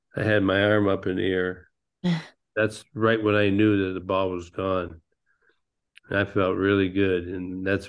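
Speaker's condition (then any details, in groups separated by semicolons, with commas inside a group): Parkinson's disease; pickleball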